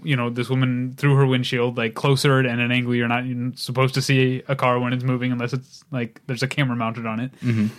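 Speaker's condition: No condition

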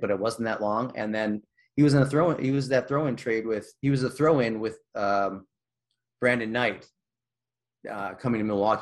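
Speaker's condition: No condition

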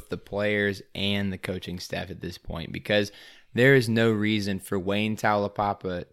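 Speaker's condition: No condition

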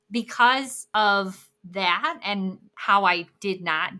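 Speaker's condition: Bilateral cleft lip and palate

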